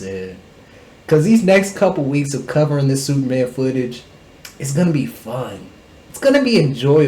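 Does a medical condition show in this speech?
No.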